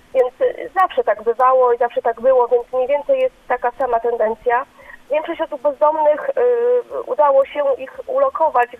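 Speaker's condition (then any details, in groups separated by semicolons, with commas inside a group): No condition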